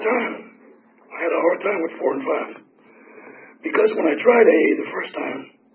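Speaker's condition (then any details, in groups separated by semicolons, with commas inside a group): Tracheotomy; tracheotomy still in place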